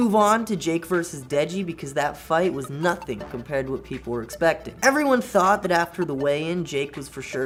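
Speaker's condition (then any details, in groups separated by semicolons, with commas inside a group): No condition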